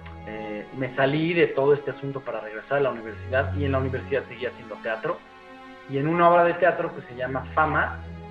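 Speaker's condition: No condition

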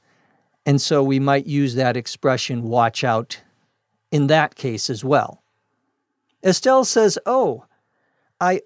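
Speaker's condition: No condition

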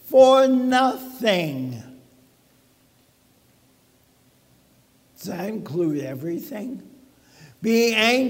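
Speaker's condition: ALS; talking funny

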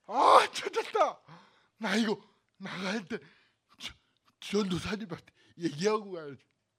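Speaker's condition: Cerebral palsy; cervical spine c2 to c7 damaged

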